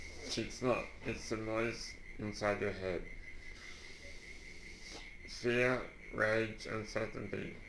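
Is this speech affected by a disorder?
Yes: Duchenne muscular dystrophy.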